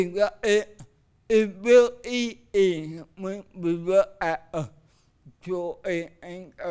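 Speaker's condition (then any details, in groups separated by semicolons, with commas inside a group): Cerebral palsy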